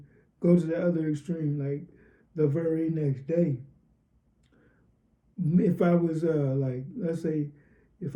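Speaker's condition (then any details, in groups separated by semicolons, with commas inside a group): Cerebral palsy, spastic diplegia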